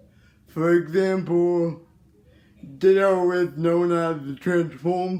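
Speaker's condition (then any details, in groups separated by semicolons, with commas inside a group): Cerebral palsy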